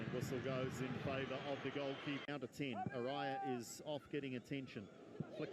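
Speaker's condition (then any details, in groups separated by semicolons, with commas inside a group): No condition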